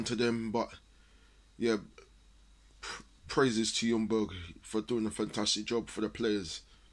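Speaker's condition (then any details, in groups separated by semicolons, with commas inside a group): No condition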